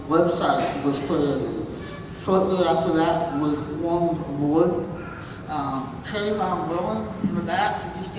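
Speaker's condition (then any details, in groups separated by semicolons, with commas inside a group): Moebius syndrome; since birth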